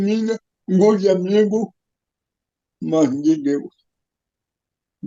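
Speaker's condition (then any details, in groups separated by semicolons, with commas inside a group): Cerebral palsy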